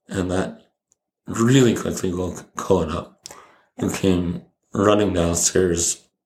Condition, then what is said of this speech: ALS (motor neuron disease). And I would say that's one of three or four issues that complicate talking.